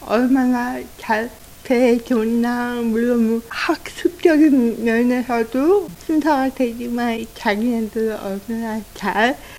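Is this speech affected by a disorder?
Yes: cerebral palsy with speech disability; neonatal jaundice cause, diagnosed at two years four months, physical disability, not walking past age two; uses assistive communication technology to lecture, otherwise class runs over time; childhood difficulty pronouncing native language, speech and physical therapy rehabilitation center from age three.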